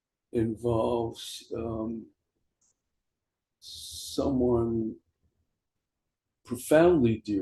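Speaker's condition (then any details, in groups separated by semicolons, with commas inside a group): No condition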